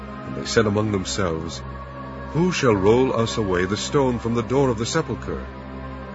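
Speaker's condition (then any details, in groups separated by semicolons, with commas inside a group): No condition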